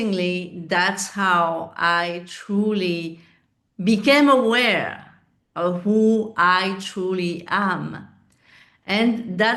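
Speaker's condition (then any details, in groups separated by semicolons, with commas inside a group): No condition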